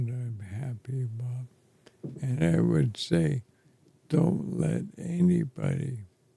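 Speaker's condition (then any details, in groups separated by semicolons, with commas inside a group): ALS; affects chest and throat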